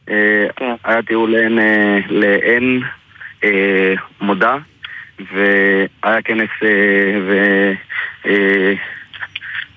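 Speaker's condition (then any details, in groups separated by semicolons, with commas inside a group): Stuttering; mild stutter, self-described as slight; disclosed to listeners before speaking; repeated sounds, prolonged sounds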